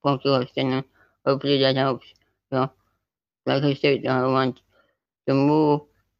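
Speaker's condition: Spinal muscular atrophy type 2; neuromuscular

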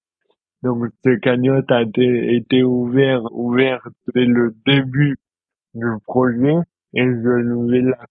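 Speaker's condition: Dystonia; speech difficulties, fine motor difficulties

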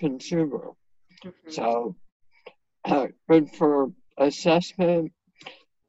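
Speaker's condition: Head and neck cancer surgery; resulting severe dysphagia, no normal meals since

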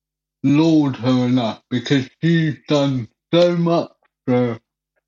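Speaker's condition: Cerebral palsy; wheelchair

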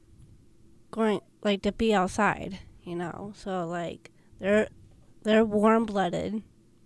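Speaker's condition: Down syndrome; present since birth

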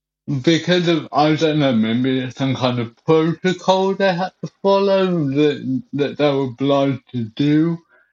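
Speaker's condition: Cerebral palsy; wheelchair

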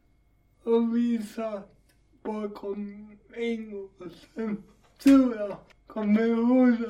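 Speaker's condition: Cerebral palsy; walking difficulty

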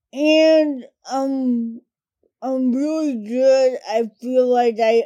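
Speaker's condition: Cerebral palsy; speech primarily affected

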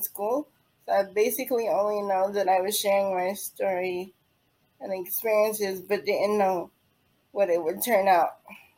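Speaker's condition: Cerebral palsy; diagnosed at 9 months after delayed development

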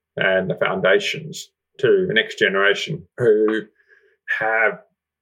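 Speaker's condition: Profound deafness, congenital, severe profound hearing loss

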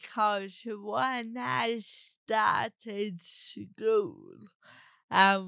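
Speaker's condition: Cerebral palsy; talks differently

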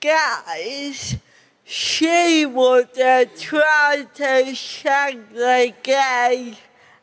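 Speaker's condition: Cerebral palsy; slow speech

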